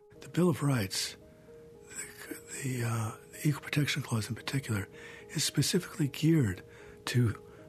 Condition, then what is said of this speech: Parkinson's disease. He's self-conscious about the way he sounds, but he says his Parkinson's helps him empathize more with the clients he represents.